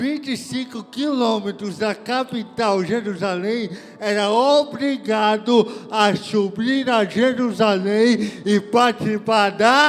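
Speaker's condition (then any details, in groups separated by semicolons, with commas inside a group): Cerebral palsy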